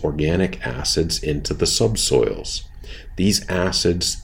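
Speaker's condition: No condition

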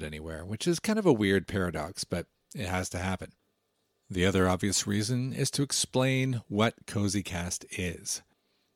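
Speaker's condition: No condition

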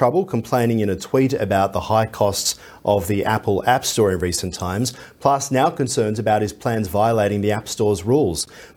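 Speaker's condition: No condition

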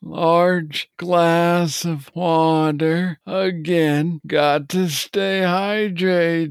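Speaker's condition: Parkinson's disease, young onset; very bad day yesterday despite medications on time, hand clenching, relaxed by focusing on breathing

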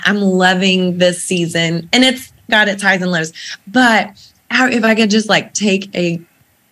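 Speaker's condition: No condition

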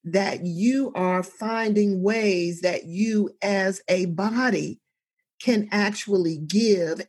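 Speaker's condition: No condition

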